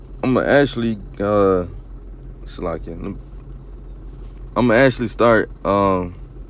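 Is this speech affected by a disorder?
No.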